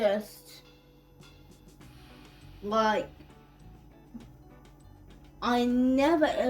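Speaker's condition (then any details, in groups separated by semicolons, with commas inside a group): Cerebral palsy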